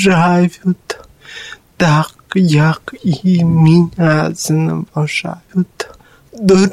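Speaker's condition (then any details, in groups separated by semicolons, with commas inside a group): Cerebral palsy; born apparently lifeless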